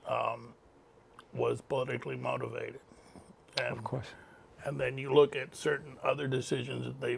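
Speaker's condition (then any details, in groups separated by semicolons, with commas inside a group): Cerebral palsy; lifelong, classic cerebral palsy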